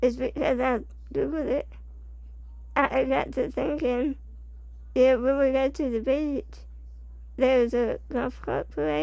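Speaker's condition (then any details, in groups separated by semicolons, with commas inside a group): Spinal muscular atrophy type 2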